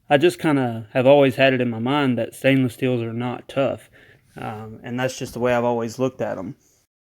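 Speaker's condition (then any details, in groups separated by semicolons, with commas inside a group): No condition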